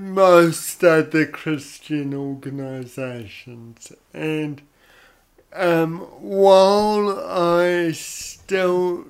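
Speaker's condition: Cerebral palsy; odd sort of voice

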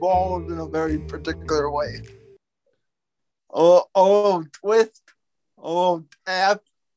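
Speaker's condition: Cerebral palsy; quadriplegic, wheelchair user

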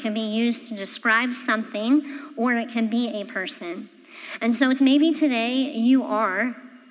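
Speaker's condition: Cleft palate; congenital

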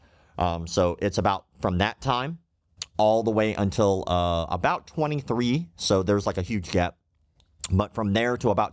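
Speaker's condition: Cleft lip and palate

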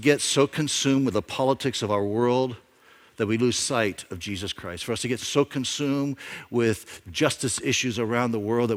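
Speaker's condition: No condition

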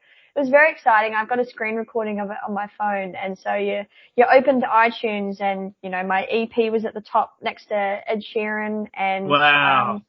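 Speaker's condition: Cleft palate; congenital cleft palate

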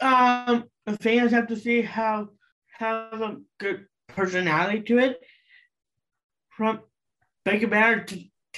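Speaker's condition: Down syndrome; adult of 25

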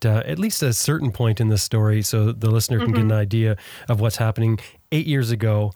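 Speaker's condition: No condition

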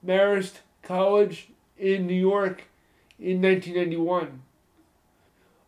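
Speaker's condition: Spastic cerebral palsy, moderate

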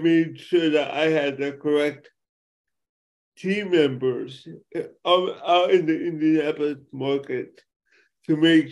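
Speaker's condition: Cerebral palsy; affects speech

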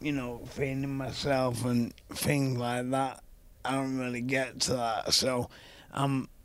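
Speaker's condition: ALS (motor neurone disease); young onset, speech affected first, voice worsened rapidly, nerve conduction testing; really early stages, recently diagnosed, borderline tests, on medication, in drug trials, seen by professor McDermott; speaking takes double energy, lags in banter, struggled saying solicitor, eating, drinking unaffected

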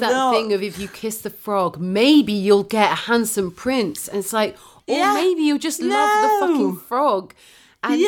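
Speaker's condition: No condition

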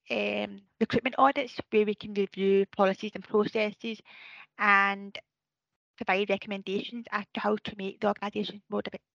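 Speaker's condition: Deafness; hearing impairment sometimes affects speech, sometimes talks too fast, unsure how loud or quiet

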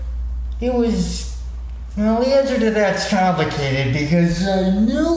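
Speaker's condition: Cerebral palsy; 19-year-old man, former patient at CRIT (Children's Rehabilitation Institute), therapists Natalie, Jose, Paula; college student, uses campus disability accommodations; host says he has a perfect voice for podcast, does voice acting

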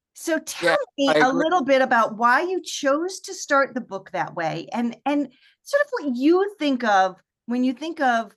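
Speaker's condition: No condition

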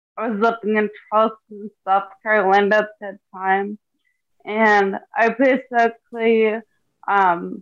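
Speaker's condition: Ataxia; stroke during benign brainstem tumor surgery at 26, right side numb, wheelchair one year; had speech, physical and occupational therapy

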